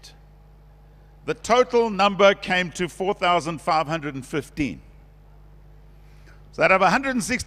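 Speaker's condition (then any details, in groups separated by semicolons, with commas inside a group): No condition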